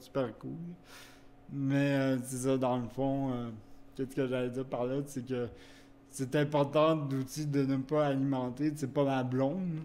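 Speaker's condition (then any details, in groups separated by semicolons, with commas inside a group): Cerebral palsy; wheelchair use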